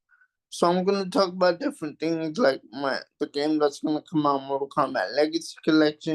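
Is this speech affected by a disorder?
Yes: cerebral palsy.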